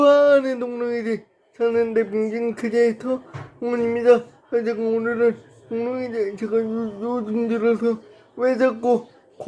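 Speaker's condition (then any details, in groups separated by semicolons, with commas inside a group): Brain lesion disability; since childhood, stair climbing very hard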